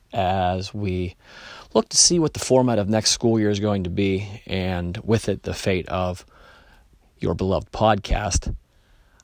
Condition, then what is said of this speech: None; typical speech.